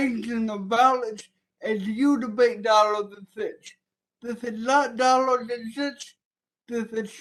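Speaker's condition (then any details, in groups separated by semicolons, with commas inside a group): Cerebral palsy; from birth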